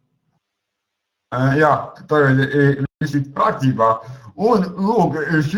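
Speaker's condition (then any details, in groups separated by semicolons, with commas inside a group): Cerebral palsy; since birth; speech not very clear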